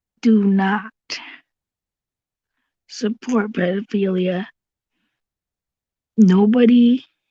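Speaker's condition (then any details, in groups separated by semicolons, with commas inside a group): Cerebral palsy; since birth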